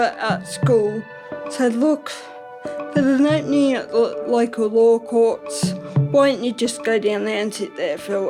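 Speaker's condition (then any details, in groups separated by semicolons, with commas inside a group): Ataxic cerebral palsy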